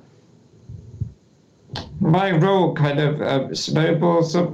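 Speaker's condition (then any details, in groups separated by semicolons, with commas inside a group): Duchenne muscular dystrophy; lifelong, about 28 years, full-time wheelchair user, good finger ability with right technology and positioning; on ventilator to help breathing, uses programmable mouse and game controller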